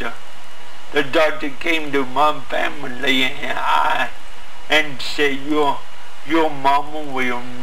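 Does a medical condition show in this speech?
Yes: cerebral palsy.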